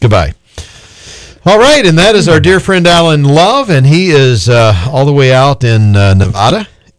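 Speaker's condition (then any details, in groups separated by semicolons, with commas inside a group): No condition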